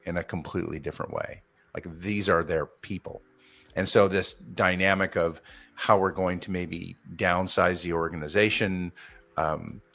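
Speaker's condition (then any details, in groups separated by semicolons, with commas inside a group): No condition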